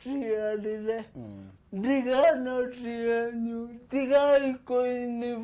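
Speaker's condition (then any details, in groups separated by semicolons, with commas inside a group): Cerebral palsy; speaks slowly, speaking effortful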